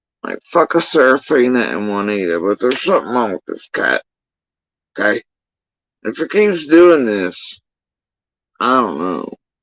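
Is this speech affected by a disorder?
Yes: facial paralysis after surgery; tongue.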